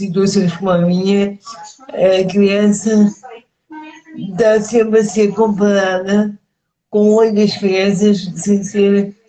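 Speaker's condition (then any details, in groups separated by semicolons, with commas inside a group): Cerebral palsy; speech affected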